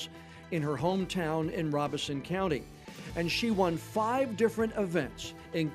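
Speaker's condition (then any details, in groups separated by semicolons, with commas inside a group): No condition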